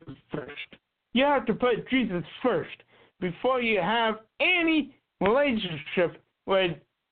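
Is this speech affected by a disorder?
Yes: cerebral palsy; visible to casting agents.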